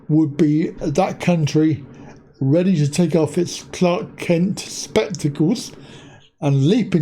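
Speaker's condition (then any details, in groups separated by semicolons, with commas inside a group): Cerebral palsy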